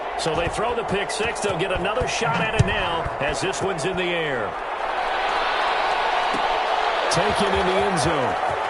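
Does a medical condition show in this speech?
No.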